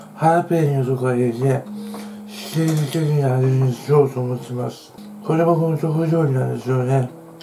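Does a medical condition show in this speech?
Yes: tongue cancer, partial glossectomy.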